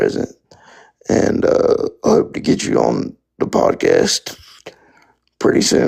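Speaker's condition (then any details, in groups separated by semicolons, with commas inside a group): Spastic quadriplegic cerebral palsy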